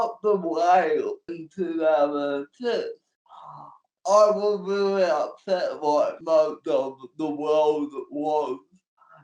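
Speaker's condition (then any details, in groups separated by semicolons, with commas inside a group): Cerebral palsy; since birth, physical disability only, manual wheelchair; 24 years old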